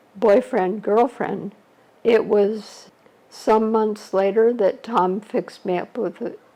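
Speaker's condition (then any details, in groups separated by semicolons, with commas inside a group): ALS; shortly after diagnosis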